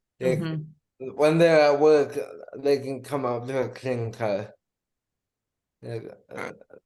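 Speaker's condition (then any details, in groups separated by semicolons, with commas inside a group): Cerebral palsy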